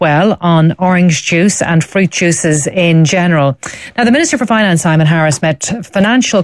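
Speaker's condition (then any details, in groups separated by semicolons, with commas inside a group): No condition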